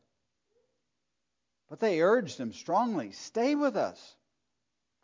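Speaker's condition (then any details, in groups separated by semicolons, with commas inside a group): No condition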